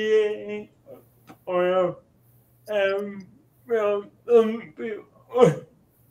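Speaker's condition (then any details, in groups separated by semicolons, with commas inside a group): Cerebral palsy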